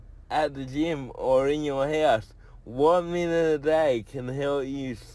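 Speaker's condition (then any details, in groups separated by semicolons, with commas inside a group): Cerebral palsy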